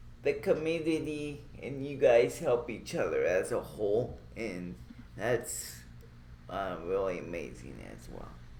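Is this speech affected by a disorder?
Yes: cerebral palsy.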